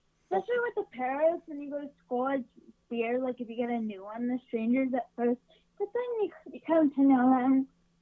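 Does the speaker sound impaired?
Yes: cerebral palsy; affects legs, cortical vision impairment, major surgery about five years ago, physical therapy about three years; age 17, uses walker, returning to canes after fall last summer, wheelchair for long distance, aso leg braces; swallows too much air all day, learned behavior.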